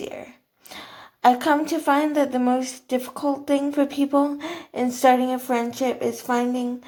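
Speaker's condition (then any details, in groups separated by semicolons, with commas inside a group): Cerebral palsy, athetoid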